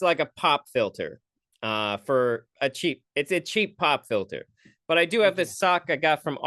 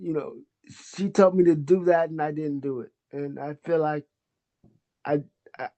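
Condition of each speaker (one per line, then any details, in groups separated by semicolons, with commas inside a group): No condition
Cerebral palsy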